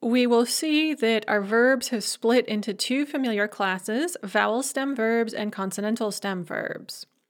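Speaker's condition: No condition

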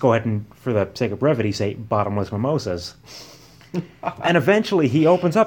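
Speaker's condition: No condition

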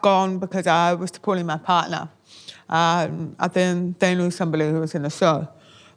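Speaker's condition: Deafness, born deaf

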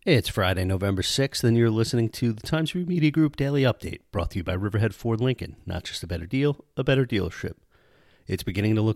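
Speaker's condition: No condition

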